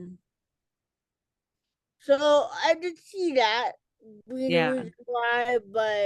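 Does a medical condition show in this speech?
Yes: cerebral palsy; childhood speech delay.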